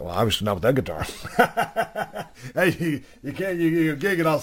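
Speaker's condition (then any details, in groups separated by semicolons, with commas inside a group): No condition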